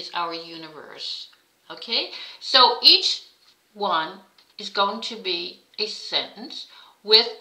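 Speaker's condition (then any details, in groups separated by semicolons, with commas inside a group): No condition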